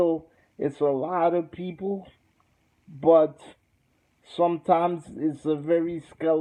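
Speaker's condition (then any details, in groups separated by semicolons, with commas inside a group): Cerebral palsy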